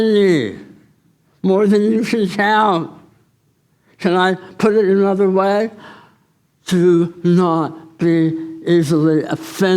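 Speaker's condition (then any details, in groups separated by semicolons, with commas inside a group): Tongue cancer surgery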